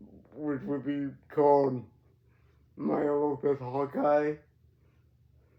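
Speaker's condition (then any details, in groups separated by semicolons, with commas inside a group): Cerebral palsy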